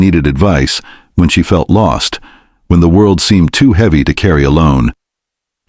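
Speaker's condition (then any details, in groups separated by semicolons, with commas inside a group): No condition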